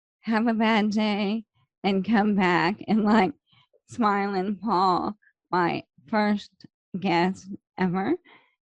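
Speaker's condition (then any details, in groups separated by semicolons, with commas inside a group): ALS; slow progressing form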